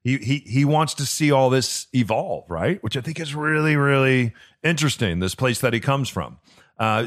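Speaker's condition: No condition

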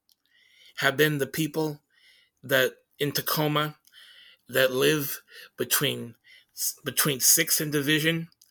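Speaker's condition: Stutter; stutters during conversation; repeated words, prolonged sounds

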